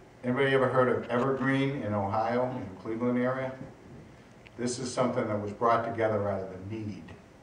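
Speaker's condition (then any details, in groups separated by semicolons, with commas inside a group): No condition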